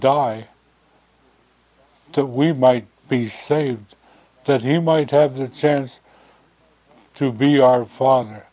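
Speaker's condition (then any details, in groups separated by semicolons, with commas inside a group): Stroke; fell and broke hip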